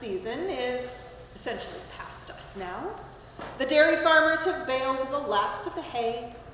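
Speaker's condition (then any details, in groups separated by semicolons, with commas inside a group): No condition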